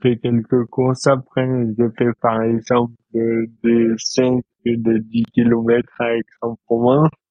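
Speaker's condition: Dystonia; present since birth

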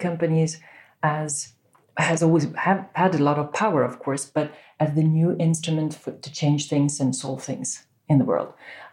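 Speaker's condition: No condition

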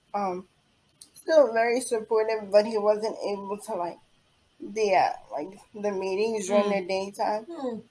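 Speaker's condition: Cerebral palsy; age 28, needs help with most daily living activities

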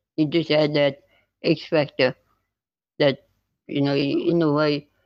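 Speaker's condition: Spinal muscular atrophy type 2; neuromuscular

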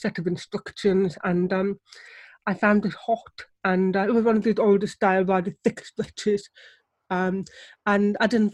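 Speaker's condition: Deafness; relies on lip reading

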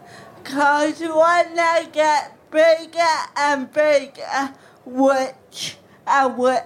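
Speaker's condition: Cerebral palsy; since childhood, occasional dribble on chin, mouth held a certain way, fell on stage at Royal Albert Hall; voice described by speaker as cute

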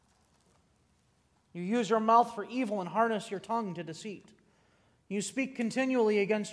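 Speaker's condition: No condition

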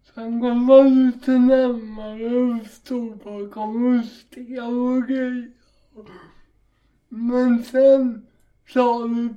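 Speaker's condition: Cerebral palsy; walking difficulty

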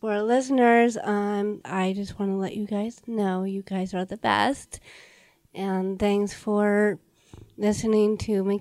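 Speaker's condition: Down syndrome; also hard time breathing

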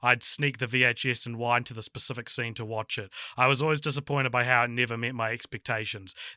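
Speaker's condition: No condition

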